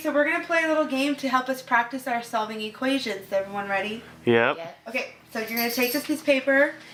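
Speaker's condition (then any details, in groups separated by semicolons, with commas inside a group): No condition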